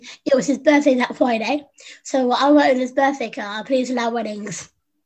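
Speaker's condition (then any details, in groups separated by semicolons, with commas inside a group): Down syndrome; adult woman, 25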